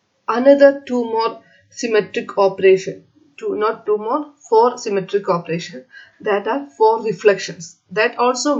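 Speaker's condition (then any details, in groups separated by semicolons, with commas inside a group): No condition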